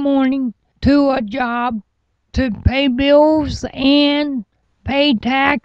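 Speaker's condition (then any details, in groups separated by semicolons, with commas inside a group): Cerebral palsy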